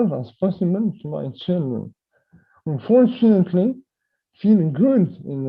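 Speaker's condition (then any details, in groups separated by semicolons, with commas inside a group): Myotonic dystrophy; type 1, adult onset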